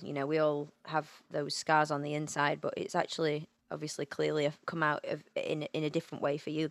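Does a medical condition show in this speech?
No.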